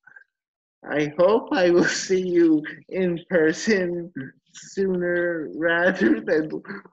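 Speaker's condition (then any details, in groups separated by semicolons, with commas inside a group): Cerebral palsy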